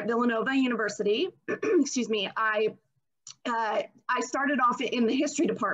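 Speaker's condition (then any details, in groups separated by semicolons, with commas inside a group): No condition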